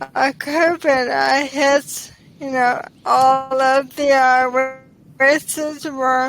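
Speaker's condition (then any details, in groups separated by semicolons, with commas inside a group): ALS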